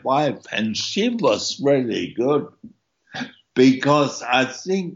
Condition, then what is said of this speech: Stroke. I'm a speaker and that means my vocal cords on their side are slack, which means that I have to press more air through to make a sound.